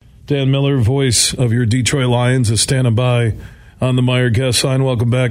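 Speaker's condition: No condition

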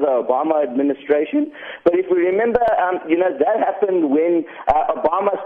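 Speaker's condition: No condition

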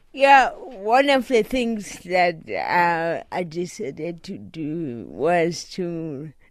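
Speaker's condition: Cerebral palsy; trained walking 10 km daily and hiking

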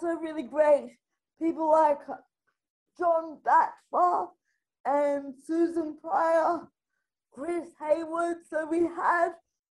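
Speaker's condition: Spastic quadriplegic cerebral palsy

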